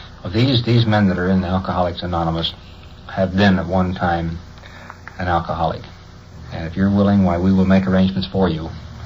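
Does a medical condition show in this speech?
No.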